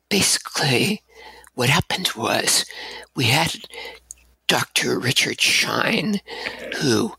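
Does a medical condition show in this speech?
Yes: abductor spasmodic dysphonia; voice lost shouting over rock music, diagnosed Fresno State, two damaging surgeries, last 12 years ago; breathy voice, staccato speaking style, shaky tremor when syllables lengthened, voice worse during university years.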